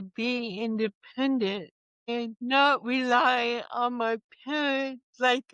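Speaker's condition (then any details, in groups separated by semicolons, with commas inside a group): Cerebral palsy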